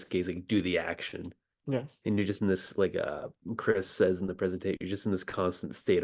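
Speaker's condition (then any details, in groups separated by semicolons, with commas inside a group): No condition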